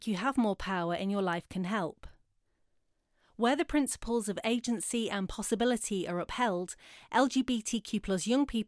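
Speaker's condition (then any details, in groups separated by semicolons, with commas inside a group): No condition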